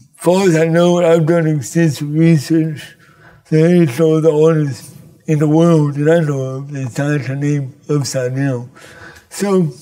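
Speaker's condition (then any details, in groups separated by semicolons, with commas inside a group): Cerebral palsy; from birth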